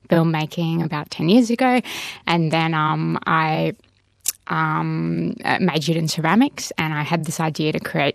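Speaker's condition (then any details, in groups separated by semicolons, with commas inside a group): Profound deafness, progressive hearing loss, cochlear implants; born with moderate hearing loss about 30-40%, detected at three, total loss in 20s, bilateral cochlear implants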